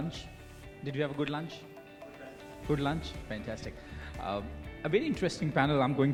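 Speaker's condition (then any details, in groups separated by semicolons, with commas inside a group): No condition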